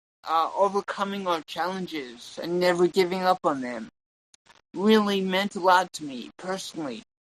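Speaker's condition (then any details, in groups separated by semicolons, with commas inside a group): Cerebral palsy; tongue and legs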